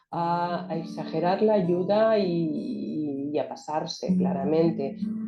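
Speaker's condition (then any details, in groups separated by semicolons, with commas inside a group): No condition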